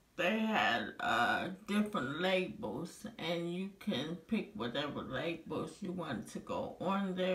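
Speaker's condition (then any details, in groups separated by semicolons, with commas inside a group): ALS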